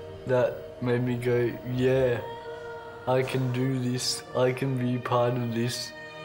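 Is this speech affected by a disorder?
Yes: ataxic cerebral palsy.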